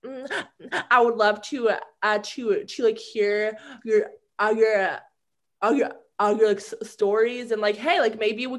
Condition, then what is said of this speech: Stuttering. I'm like perfectly capable. I can communicate to just fine. It's just a different form of a communicating, right?